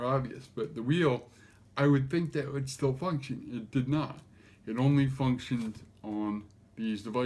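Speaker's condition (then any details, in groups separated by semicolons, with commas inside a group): Cerebral palsy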